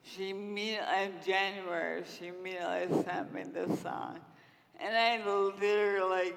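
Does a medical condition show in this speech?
Yes: Friedreich's ataxia; onset in 20s after severe illness, diagnosed at University of Michigan, progressive, staggering gait, lost walking, no treatment; over two decades since onset, uses wheelchair, service dog.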